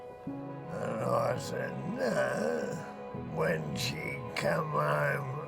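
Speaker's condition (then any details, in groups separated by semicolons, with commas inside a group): MND; first symptoms in speech; two years to diagnose, can no longer play guitar; speech affected first, can no longer sing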